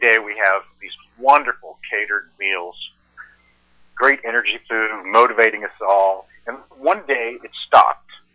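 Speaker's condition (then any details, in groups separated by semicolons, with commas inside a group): No condition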